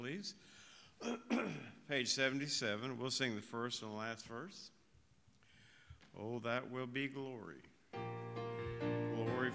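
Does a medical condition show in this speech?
No.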